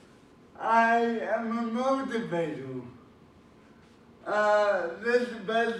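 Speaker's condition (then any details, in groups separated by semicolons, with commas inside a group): Cerebral palsy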